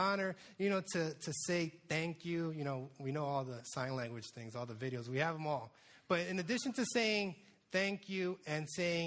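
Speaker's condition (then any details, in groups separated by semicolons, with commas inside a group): No condition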